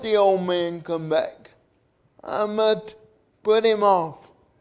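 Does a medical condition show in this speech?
Yes: cerebral palsy; carried by parents and friends since birth.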